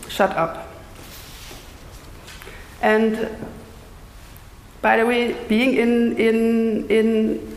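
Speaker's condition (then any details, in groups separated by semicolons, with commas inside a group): Stuttering; lifelong stutter, neurological cause, speech therapy in youth, jaw, belly and leg cramps from suppressing stutter; audibly stuttering during lecture performance; repetitions, blocks, stutters on own name, slower than fluent speakers, amount varies daily, smooth repetitions when unafraid; repeated words, prolonged sounds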